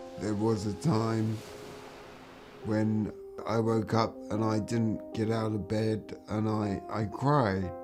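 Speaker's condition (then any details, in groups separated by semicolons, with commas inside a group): Traumatic brain injury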